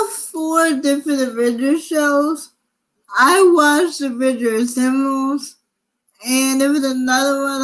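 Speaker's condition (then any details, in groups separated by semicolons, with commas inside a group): Cerebral palsy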